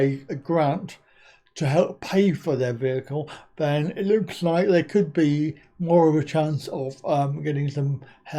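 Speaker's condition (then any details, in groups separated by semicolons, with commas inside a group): Cerebral palsy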